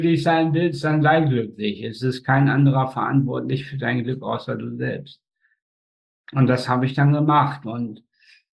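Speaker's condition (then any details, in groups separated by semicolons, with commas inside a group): Spastic tetraparesis, spastic quadriplegia; four limbs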